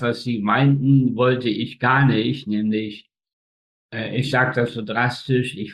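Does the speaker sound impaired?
Yes: spastic tetraparesis, spastic quadriplegia; birth injury, cord around neck, brain oxygen loss up to 15 minutes, four limbs, facial paralysis; slightly hoarse from many speeches, runs half marathons, practises piano; speech control difficulties.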